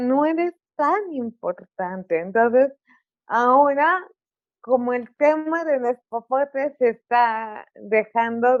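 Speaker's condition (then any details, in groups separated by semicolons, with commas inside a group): Cerebral palsy; articulation affected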